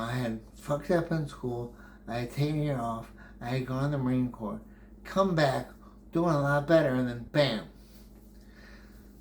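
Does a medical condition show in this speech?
Yes: brain injury; memory greatly affected.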